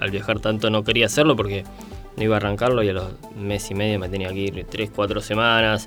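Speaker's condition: No condition

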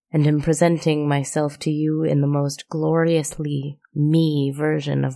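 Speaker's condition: No condition

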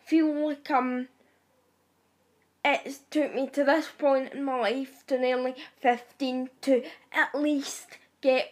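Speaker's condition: Cerebral palsy; wheelchair user

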